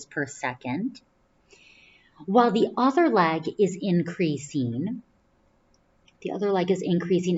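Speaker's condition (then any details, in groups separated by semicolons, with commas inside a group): No condition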